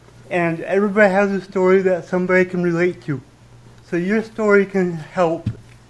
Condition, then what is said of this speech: Stuttering. So if I'm coming up to one of those words, I give a little quick and then I don't stutter.